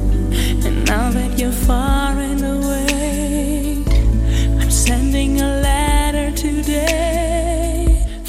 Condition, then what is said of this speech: No condition.